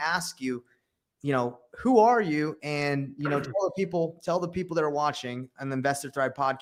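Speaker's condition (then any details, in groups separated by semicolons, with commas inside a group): No condition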